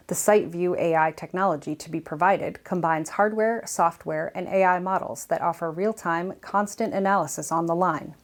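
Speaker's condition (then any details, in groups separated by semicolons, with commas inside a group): No condition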